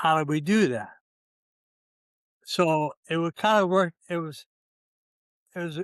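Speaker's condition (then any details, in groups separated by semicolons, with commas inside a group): ALS, C9 mutation; limb onset in fingers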